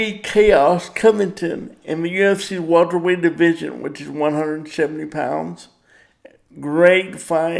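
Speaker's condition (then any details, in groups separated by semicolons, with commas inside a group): Cerebral palsy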